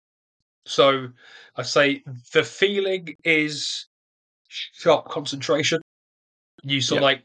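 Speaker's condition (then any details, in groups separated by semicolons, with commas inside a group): Stutter; developmental, onset early childhood, lifelong, more severe during trial, barely able to speak first six months in prison; stutters during interview, ignores disfluencies and keeps talking, media presence trained as main focus; prolonged sounds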